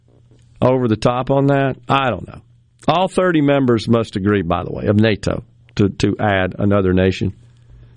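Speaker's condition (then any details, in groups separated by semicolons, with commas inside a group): No condition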